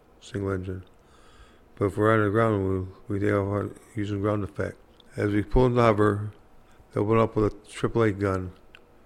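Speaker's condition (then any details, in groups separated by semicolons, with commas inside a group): Parkinson's disease; hard time talking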